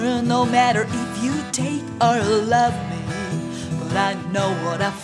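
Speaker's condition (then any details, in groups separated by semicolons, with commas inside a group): No condition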